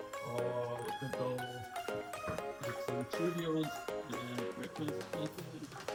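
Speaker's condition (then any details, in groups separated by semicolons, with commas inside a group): No condition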